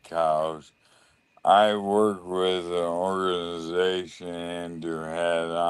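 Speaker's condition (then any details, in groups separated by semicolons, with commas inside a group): ALS; one leg affected, leg brace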